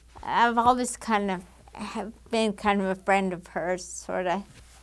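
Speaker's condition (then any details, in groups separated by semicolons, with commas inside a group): Damaged diaphragm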